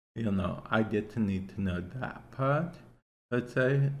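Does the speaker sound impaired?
Yes: cerebral palsy; listener asked why speech sounds as it does.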